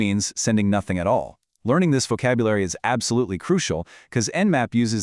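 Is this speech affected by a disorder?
No.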